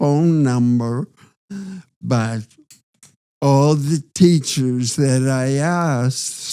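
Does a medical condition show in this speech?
Yes: Parkinson's disease.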